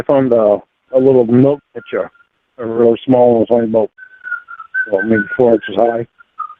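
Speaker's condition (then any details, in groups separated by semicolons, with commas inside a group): No condition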